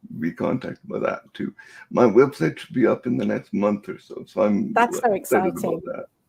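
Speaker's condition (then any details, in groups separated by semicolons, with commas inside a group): Cerebral palsy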